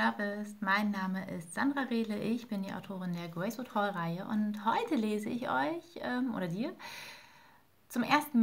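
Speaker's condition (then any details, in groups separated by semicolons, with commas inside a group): No condition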